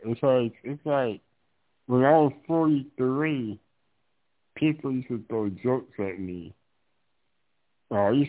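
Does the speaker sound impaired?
Yes: muscular dystrophy with tracheostomy; born with muscular dystrophy, wheelchair since age 12, month-long coma, unable to talk for four years; trach in throat; voice sounds kind of distorted due to trach.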